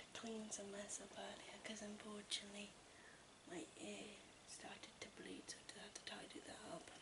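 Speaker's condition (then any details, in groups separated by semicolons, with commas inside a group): Cerebral palsy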